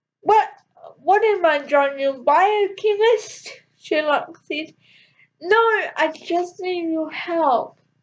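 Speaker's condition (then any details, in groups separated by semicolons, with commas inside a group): Cerebral palsy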